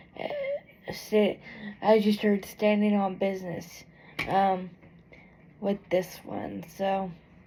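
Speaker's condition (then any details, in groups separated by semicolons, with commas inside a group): Cerebral palsy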